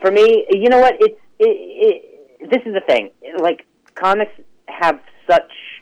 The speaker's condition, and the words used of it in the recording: Stuttering. To this day, I still sometimes struggle with stuttering